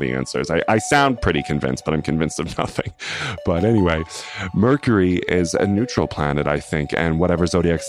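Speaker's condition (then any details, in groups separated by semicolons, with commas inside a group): No condition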